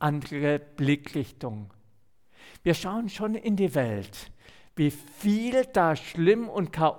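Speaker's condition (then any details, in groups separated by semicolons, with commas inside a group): No condition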